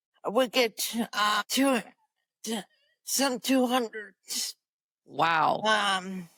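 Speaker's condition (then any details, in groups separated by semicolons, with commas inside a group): Cerebral palsy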